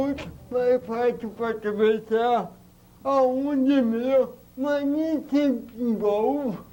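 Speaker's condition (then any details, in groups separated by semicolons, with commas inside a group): Cerebral palsy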